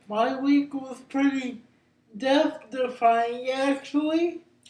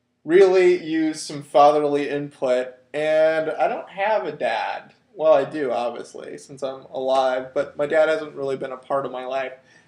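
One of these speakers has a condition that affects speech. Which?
The first: cerebral palsy; brain injury.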